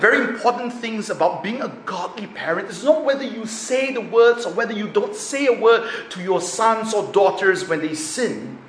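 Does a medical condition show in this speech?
No.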